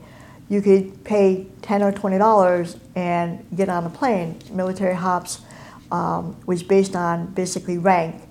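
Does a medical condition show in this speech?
Yes: cleft palate and cleft lip; congenital.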